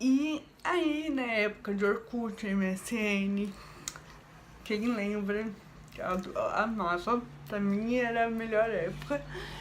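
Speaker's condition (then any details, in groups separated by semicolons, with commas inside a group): Cerebral palsy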